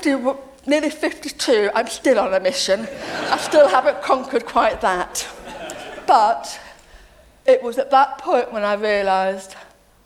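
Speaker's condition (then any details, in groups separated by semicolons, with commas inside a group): Deafness; deaf since age seven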